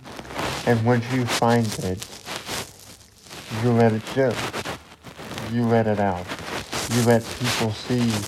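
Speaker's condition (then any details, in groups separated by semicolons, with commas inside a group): Cerebral palsy; wheelchair user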